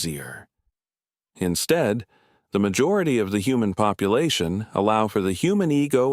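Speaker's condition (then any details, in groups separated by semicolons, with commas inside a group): No condition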